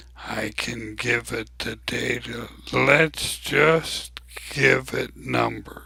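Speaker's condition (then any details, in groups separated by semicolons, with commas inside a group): ALS; abnormally slow voice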